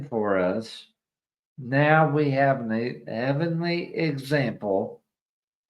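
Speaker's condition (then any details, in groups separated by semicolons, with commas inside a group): ALS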